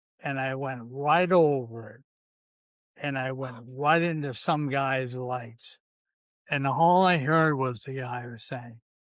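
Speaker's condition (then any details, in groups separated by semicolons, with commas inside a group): ALS, C9 mutation; limb onset in fingers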